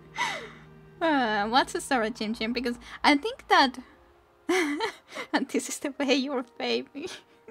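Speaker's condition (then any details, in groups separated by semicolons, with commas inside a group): No condition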